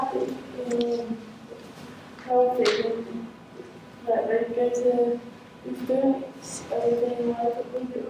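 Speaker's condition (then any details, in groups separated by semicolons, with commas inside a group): Cerebral palsy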